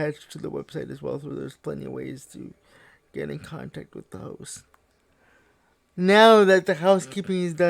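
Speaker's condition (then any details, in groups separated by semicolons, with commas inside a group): Cerebral palsy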